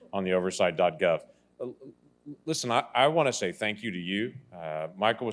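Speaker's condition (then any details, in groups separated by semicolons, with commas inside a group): No condition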